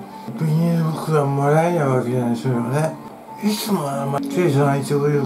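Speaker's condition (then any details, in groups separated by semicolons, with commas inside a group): Tongue cancer, partial glossectomy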